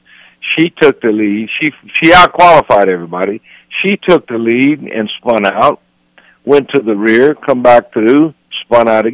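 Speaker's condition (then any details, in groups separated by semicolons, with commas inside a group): No condition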